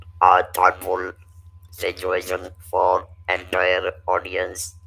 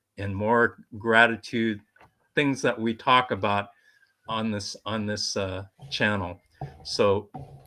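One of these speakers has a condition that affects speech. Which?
The first: laryngectomy (vocal cords removed) after stage IV vocal cord cancer; distinctly audible unique voice.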